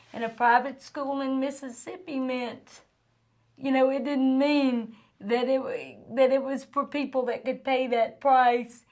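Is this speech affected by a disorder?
Yes: cerebral palsy; from birth.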